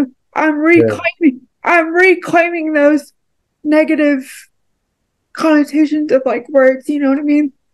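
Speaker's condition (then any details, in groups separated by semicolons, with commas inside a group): Cerebral palsy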